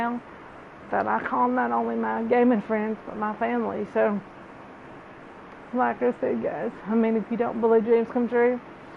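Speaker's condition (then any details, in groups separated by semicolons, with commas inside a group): Cerebral palsy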